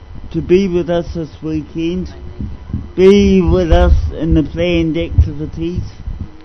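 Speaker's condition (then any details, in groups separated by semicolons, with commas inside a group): Cerebral palsy; discovered at age 2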